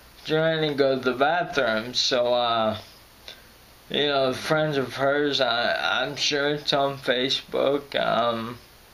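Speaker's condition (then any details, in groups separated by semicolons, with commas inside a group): Friedreich's ataxia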